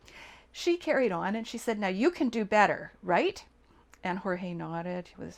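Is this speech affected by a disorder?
No.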